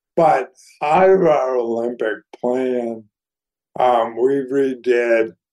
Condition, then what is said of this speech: ALS (motor neuron disease). He's helping to raise money for research into the disease with a group he founded called Target ALS, and you will hear that it does affect his voice.